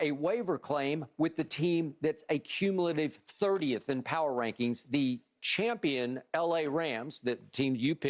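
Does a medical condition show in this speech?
No.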